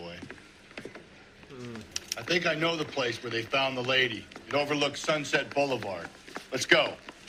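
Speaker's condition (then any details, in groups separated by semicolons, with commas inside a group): No condition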